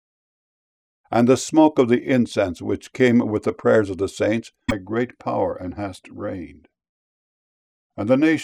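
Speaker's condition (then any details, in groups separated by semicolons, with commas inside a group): No condition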